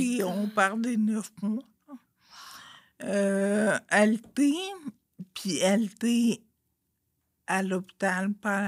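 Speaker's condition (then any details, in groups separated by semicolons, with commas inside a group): Friedreich's ataxia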